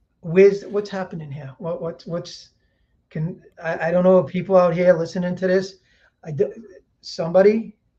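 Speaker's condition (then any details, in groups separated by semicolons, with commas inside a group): No condition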